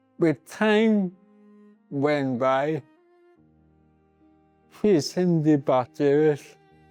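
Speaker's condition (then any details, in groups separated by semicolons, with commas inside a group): Cerebral palsy; from birth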